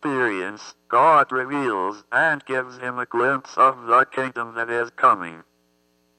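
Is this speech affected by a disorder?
Yes: athetoid cerebral palsy; couldn't express self first 6 years, family couldn't understand, speech therapist Judy, communication box.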